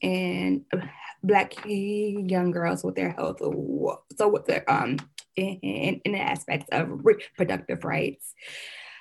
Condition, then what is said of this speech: Stuttering. Yes, if I'm angry, I do not stutter at all.